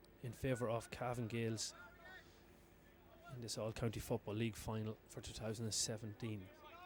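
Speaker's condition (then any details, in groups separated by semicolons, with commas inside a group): No condition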